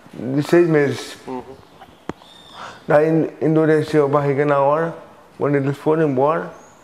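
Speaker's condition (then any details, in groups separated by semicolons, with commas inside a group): Cerebral palsy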